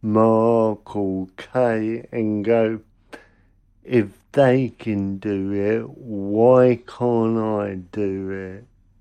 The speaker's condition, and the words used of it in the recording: Cerebral palsy. I can hear in your voice the potential to say very funny things.